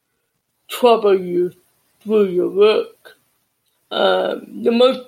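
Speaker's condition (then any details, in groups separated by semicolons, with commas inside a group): Deafness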